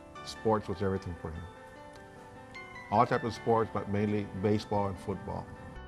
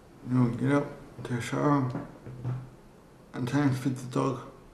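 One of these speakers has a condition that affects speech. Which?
The second: brain injury; caused by accident; walking again after nearly three years intensive rehabilitation.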